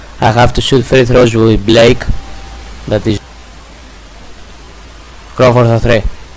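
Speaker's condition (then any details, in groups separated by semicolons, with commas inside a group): No condition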